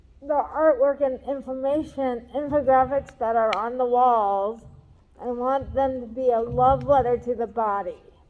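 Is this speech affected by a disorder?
Yes: cerebral palsy.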